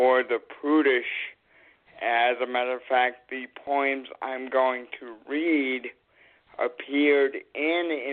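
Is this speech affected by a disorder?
Yes: cerebral palsy.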